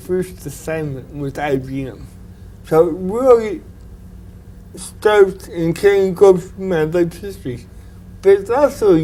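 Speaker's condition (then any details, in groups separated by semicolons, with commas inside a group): Cerebral palsy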